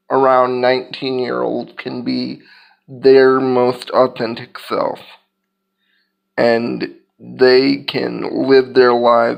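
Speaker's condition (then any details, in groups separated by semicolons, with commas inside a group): Cerebral palsy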